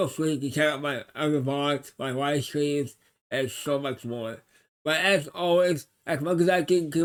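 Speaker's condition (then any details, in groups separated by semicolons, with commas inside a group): Cerebral palsy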